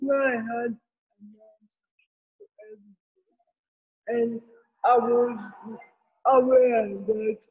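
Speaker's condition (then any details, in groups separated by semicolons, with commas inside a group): Cerebral palsy; incubator for weeks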